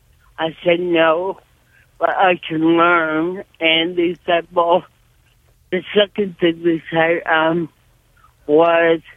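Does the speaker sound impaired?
Yes: cerebral palsy, severe.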